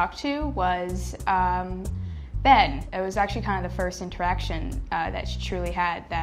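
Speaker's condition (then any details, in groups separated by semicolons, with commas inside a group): No condition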